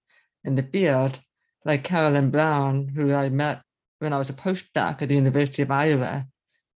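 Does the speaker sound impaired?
Yes: severe to profound hearing loss, early-onset; cochlear implant user; severe to profound loss from early age, childhood body-worn aids both ears, left ear deterioration, vertigo; early intervention at summer speech school in New Jersey, learned to speak and listen, speech-in-noise difficulty.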